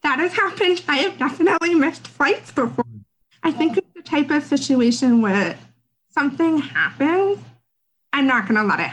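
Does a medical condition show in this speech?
Yes: deafness; reads lips, wears cochlear implants; had speech therapy.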